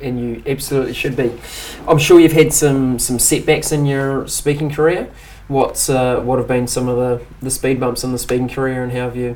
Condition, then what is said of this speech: No condition.